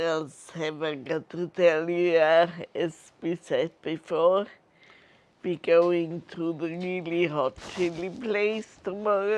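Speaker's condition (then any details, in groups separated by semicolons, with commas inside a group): Multiple sclerosis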